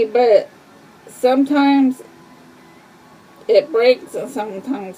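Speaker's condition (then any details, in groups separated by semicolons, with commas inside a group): Cerebral palsy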